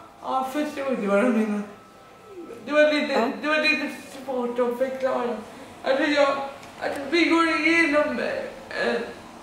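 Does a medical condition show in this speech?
Yes: dyskinetic cerebral palsy, severe.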